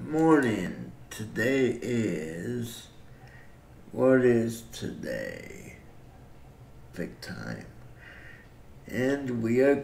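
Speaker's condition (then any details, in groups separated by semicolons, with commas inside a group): Cerebral palsy; breathing fine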